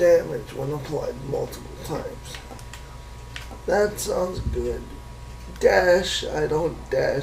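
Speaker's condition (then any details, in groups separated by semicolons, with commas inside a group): Cerebral palsy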